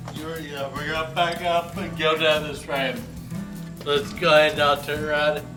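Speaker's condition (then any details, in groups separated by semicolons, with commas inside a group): Friedreich's ataxia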